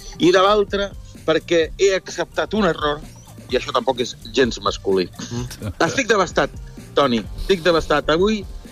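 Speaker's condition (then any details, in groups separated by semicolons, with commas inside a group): No condition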